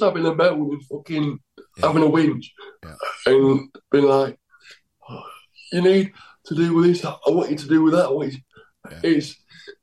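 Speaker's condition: Cerebral palsy; cannot walk

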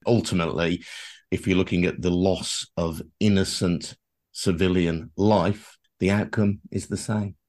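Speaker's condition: No condition

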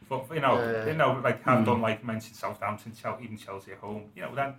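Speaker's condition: No condition

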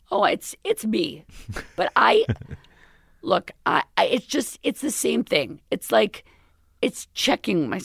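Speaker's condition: Vocal cord paralysis, left vocal cord; tracheostomy

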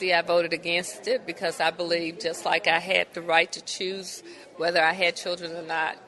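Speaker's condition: No condition

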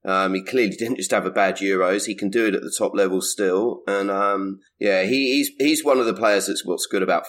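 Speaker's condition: No condition

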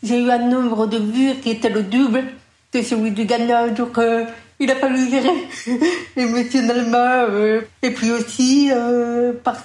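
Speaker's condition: Deafness from birth, congenital

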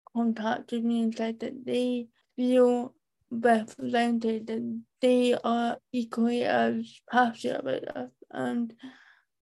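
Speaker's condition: Profound hearing loss, cochlear implant user

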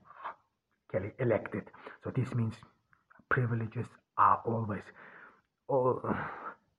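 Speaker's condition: Stuttering; cause unknown, only one in family who stutters, german mother tongue, born in austria; possibly part of why hard to be listened to at university; repeated sounds

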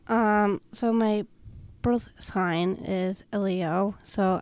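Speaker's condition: Down syndrome; also hard time breathing

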